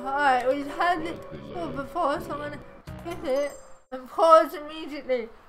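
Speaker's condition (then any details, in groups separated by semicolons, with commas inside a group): Cerebral palsy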